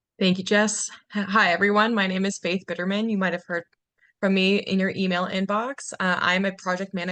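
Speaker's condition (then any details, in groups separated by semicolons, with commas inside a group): No condition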